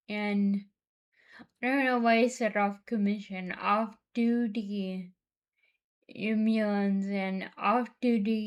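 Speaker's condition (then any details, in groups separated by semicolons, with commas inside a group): Friedreich's ataxia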